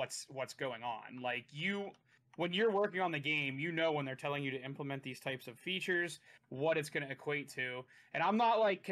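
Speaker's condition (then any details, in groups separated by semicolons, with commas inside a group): No condition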